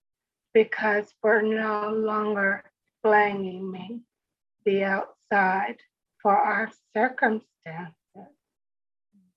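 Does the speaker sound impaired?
Yes: speech impediment; about 2 years since stroke.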